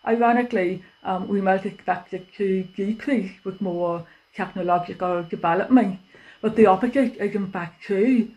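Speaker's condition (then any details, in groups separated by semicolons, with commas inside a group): Deafness; cannot use telephone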